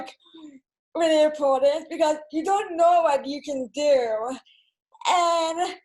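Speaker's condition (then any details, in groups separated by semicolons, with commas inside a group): Cerebral palsy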